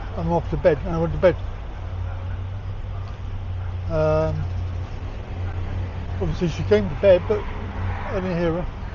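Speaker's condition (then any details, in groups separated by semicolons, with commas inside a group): Cerebral palsy; back surgery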